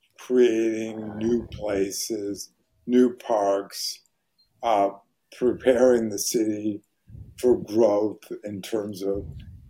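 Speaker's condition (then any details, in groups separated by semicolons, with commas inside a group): ALS; voice very hoarse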